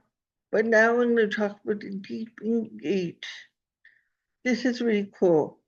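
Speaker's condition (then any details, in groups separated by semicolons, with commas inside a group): Cerebral palsy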